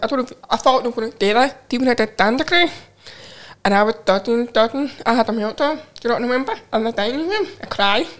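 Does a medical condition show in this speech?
Yes: profound deafness, cochlear implant; learned to talk before sign language, speaks to hearing people, signs to deaf people.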